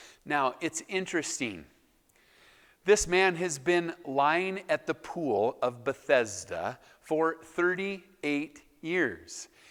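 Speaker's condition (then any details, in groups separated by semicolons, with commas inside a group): No condition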